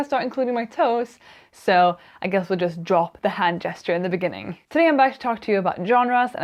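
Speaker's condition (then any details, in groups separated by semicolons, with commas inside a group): No condition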